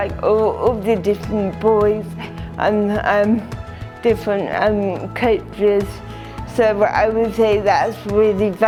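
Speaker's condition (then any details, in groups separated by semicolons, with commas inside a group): Cerebral palsy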